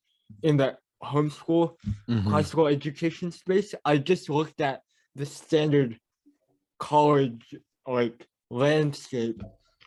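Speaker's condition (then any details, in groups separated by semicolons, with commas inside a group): Cerebral palsy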